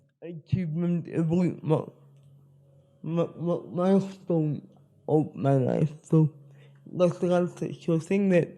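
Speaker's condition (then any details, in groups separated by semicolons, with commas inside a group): Spastic cerebral palsy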